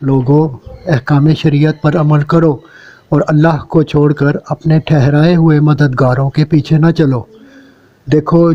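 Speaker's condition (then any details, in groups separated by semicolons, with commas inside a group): No condition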